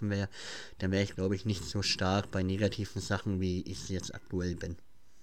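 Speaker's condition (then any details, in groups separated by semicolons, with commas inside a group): Cleft palate; listeners messaged that he cannot be understood, mimicked and mocked when reading aloud at school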